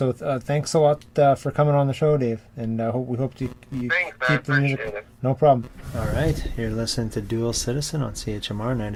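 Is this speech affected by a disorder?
No.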